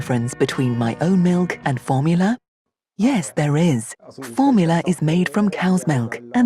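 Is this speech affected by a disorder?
No.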